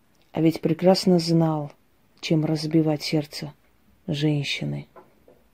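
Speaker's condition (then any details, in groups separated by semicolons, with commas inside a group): No condition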